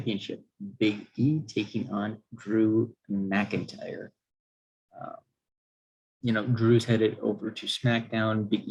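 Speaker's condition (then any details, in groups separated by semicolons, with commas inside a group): No condition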